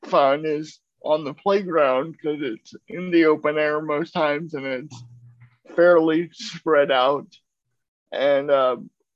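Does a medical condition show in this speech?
Yes: cerebral palsy; uses a wheelchair.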